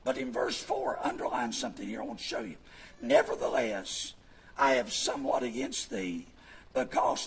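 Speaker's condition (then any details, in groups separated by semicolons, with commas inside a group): Vocal fold paralysis; pushes much air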